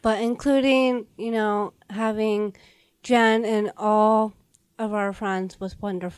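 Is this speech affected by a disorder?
Yes: Down syndrome; also hard time breathing.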